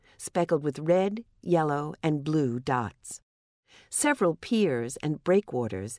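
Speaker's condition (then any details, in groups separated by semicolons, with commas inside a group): No condition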